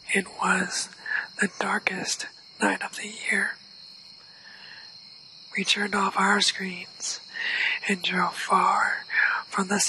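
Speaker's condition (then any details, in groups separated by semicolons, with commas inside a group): ALS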